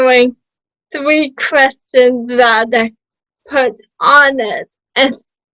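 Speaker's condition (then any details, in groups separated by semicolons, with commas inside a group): Cerebral palsy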